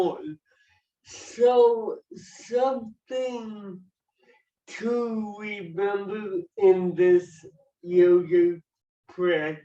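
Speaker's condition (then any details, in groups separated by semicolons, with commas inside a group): Cerebral palsy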